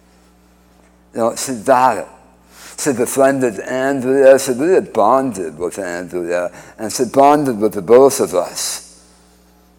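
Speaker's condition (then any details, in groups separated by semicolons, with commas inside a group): Speech impediment after cancer surgery; radiation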